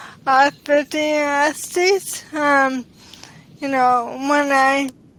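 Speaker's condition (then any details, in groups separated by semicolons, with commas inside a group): ALS; onset in pinky finger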